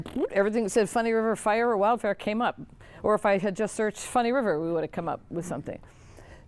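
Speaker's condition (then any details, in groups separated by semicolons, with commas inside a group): No condition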